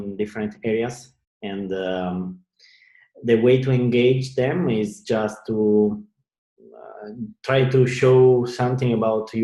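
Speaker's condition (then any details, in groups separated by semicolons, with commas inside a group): No condition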